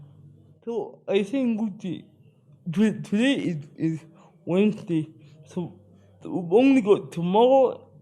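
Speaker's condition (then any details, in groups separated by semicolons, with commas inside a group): Spastic cerebral palsy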